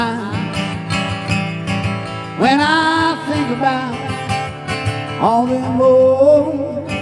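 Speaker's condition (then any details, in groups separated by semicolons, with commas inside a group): No condition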